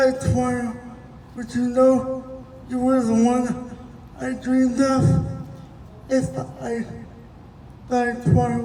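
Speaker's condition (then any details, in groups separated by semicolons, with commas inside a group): Cerebral palsy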